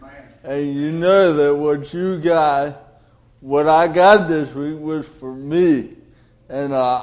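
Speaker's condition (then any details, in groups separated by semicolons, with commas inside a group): Cerebral palsy; delayed development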